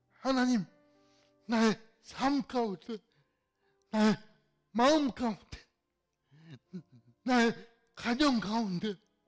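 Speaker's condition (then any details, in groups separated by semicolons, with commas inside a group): Cerebral palsy; fairly severe in childhood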